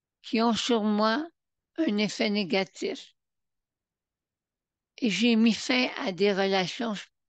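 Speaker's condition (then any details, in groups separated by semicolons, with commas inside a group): Parkinson's disease; began with one-hand tremor; about 16 years since diagnosis, symptoms 22 years earlier; vocal cords may fail, some difficulty expressing herself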